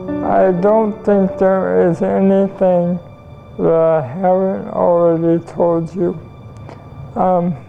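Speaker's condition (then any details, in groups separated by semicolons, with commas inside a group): ALS; gradual loss of ability to feed, dress and bathe self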